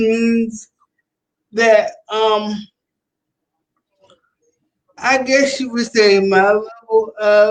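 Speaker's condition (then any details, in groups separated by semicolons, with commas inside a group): Cerebral palsy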